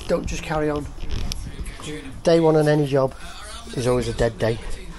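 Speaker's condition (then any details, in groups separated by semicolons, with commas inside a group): No condition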